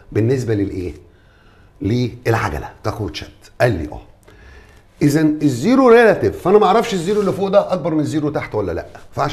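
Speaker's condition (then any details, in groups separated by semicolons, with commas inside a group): No condition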